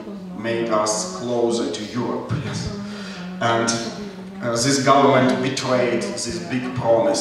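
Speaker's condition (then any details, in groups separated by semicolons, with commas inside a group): No condition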